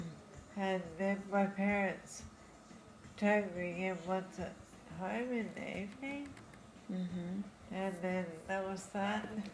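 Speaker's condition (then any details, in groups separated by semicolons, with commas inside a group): Friedreich's ataxia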